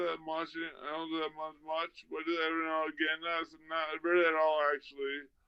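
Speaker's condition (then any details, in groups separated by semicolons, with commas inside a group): Traumatic brain injury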